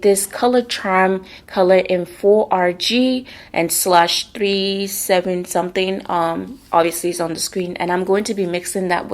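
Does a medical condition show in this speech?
No.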